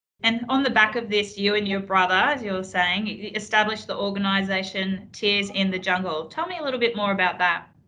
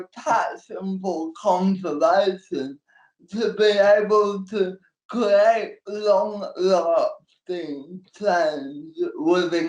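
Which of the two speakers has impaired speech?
The second: cerebral palsy; since birth, physical disability only, manual wheelchair; 24 years old.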